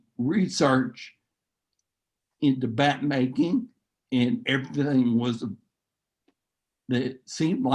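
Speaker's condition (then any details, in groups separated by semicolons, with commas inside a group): Neurological disease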